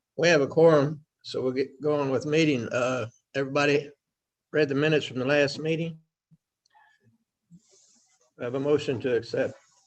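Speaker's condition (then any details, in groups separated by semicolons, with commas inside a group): No condition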